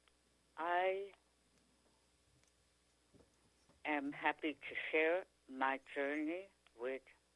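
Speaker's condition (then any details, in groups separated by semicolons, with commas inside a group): Tongue cancer; feeding tube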